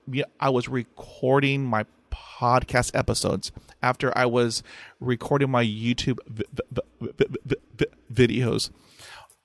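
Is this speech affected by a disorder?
Yes: stutter; stutter about 45 years, mother also stuttered, accepted stutter at age 40; still stutters, unpredictable blocks, carries National Stuttering Association stutter card; sometimes nothing comes out, cannot say own name at times, uses British accent, diaphragmatic breathing; here prolonged sounds, blocks.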